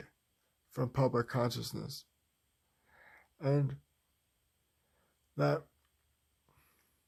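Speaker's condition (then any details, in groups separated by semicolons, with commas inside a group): Cerebral palsy, spastic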